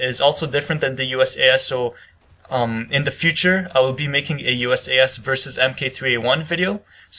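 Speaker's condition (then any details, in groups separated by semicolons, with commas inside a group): No condition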